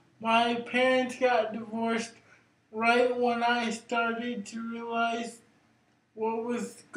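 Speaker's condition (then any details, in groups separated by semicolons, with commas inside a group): Cerebral palsy; brain injury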